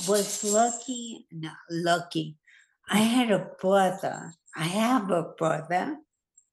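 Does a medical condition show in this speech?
Yes: hemorrhagic stroke; near-fatal brain bleed with unconsciousness, weak right side, right-handed, now types only with left hand; trouble putting thoughts into language, brain works faster than tongue, hard getting words out quickly.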